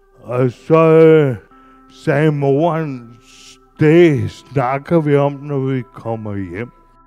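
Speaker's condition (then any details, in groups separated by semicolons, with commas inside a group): Brain injury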